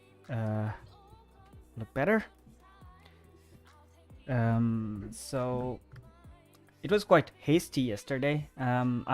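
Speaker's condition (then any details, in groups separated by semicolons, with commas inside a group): No condition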